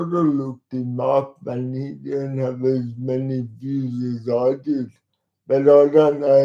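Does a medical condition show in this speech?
Yes: cerebral palsy; talks slowly.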